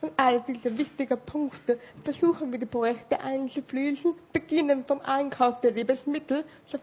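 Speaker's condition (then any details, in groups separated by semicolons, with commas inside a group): Severe hearing loss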